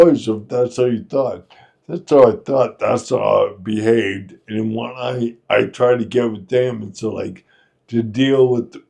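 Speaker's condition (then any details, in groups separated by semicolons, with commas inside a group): Friedreich's ataxia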